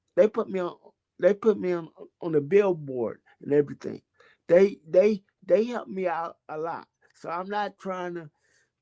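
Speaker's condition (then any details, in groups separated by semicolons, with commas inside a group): Cerebral palsy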